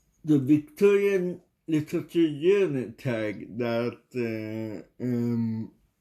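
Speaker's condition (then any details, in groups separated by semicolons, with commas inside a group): Cerebral palsy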